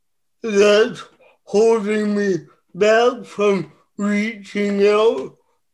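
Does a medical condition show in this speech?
Yes: cerebral palsy; childhood physical therapy, therapist started lifting with ankle weights on dowel bar, therapy became weight training.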